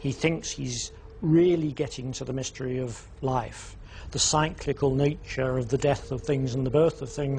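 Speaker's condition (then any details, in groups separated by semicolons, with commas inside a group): No condition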